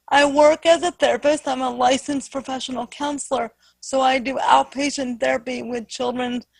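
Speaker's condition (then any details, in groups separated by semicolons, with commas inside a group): Spastic quadriplegic cerebral palsy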